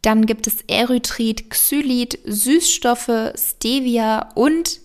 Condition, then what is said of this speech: No condition.